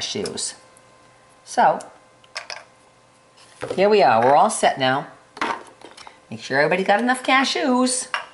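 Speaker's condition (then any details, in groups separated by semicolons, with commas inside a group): No condition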